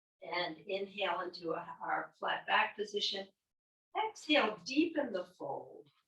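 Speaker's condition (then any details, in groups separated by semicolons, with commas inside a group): No condition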